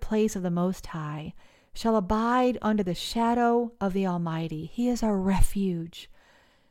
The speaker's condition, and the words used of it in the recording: None; typical speech.